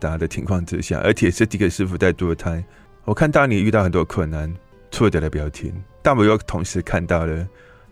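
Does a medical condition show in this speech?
Yes: hearing impairment.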